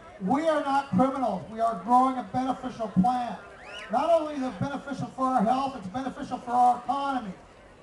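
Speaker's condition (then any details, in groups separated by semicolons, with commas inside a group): No condition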